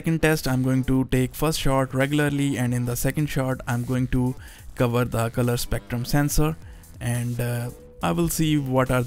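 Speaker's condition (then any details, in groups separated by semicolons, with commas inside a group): No condition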